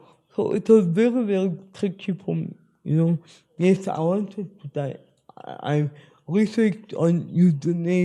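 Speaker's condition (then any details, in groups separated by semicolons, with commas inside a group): Spastic cerebral palsy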